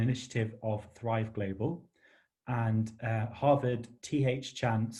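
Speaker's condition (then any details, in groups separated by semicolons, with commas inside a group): No condition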